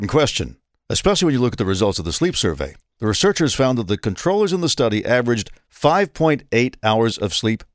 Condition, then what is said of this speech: No condition.